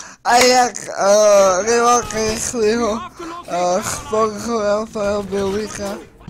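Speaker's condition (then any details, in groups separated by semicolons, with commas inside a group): Cerebral palsy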